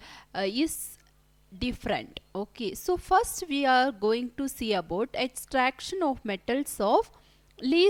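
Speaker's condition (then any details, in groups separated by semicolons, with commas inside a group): No condition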